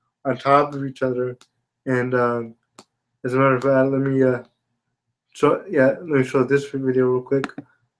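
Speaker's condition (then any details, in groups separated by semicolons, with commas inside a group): Spastic quadriplegia cerebral palsy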